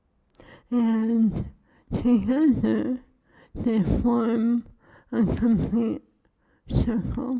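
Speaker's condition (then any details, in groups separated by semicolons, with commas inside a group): ALS; cannot eat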